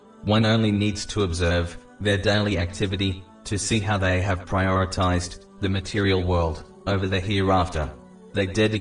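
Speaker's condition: No condition

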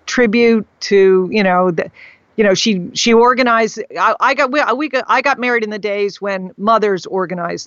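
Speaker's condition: No condition

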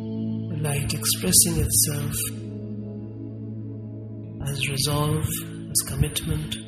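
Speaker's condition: No condition

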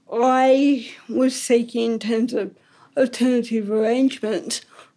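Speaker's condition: Ataxic cerebral palsy; five weeks premature

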